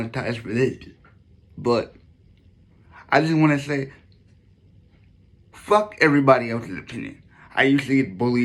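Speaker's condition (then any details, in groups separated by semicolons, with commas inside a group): Cerebral palsy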